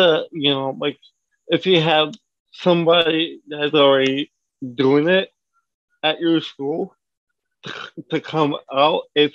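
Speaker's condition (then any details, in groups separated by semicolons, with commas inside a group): Cerebral palsy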